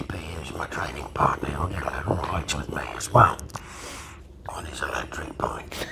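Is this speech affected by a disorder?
Yes: laryngectomy; permanent tracheostomy.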